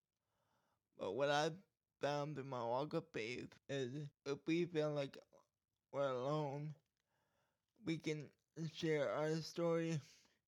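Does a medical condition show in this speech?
Yes: cerebral palsy; speech problem due to cerebral palsy.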